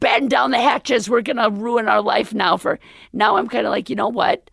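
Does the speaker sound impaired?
Yes: left vocal cord paralysis, left unilateral; permanent left cord, near-fatal pneumonia two years ago, intubation, tracheostomy, feeding tube, steroid injections; recent type 1 thyroplasty with implant joining cords, may need another surgery, still hard to swallow; current voice temporary after recent surgery, could not talk or swallow during acute illness.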